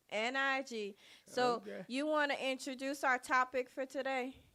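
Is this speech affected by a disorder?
No.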